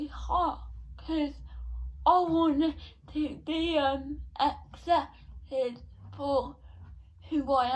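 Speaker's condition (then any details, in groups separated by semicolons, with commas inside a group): Cerebral palsy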